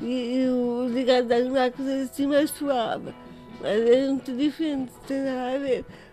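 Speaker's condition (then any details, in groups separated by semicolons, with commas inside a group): Cerebral palsy; electric wheelchair, largely independent, asks others to take money from wallet, music rehearsals at Associação de Paralisia Cerebral de Coimbra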